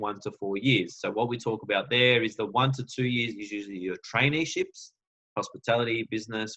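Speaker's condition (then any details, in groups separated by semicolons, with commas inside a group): No condition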